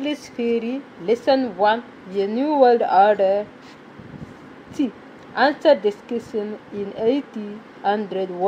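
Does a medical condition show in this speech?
No.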